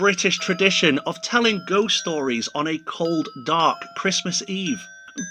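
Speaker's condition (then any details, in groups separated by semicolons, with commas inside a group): No condition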